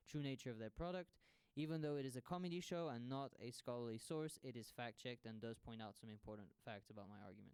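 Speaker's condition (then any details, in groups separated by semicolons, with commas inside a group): No condition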